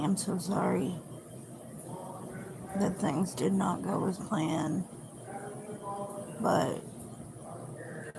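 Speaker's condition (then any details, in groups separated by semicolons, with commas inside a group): Cerebral palsy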